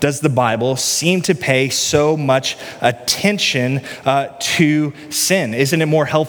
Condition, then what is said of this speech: None; typical speech.